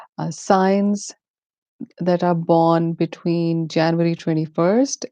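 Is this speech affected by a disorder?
No.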